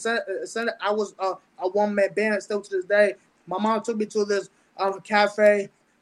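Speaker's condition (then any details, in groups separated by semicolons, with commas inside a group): Stutter; mild stutter since about age 10; fears stuttering on certain words, avoids long talking on stage; repeated sounds, prolonged sounds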